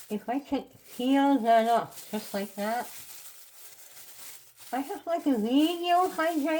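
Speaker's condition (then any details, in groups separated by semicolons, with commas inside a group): Head and neck cancer; tracheostomy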